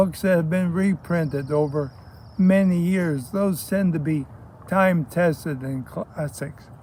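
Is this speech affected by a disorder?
Yes: ALS.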